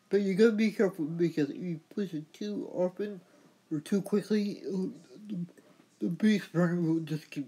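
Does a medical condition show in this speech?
Yes: athetoid cerebral palsy; speech, wheelchair.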